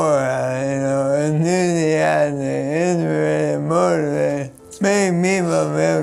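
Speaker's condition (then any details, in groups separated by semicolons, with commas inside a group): Bulbar ALS; bulbar onset; limbs slightly affected, breathing affected; voice changed first before diagnosis, speech affected early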